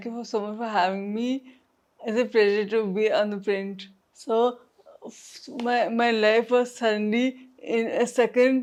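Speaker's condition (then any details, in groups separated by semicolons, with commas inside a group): Traumatic brain injury; home speech exercises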